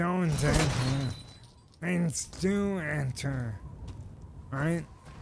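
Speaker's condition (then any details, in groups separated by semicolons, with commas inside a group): ALS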